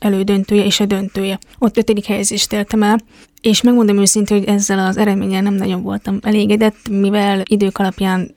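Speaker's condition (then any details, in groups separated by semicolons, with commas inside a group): Deafness; congenital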